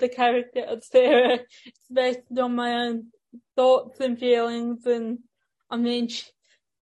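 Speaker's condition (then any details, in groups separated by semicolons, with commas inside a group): Ataxic cerebral palsy; ambulant wheelchair user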